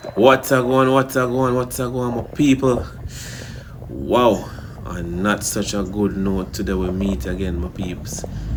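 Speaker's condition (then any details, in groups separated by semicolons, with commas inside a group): No condition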